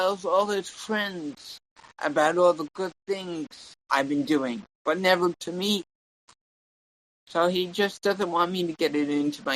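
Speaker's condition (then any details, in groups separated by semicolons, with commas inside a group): Cerebral palsy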